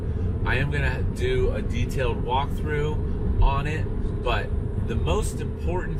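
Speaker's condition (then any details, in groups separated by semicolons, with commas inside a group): No condition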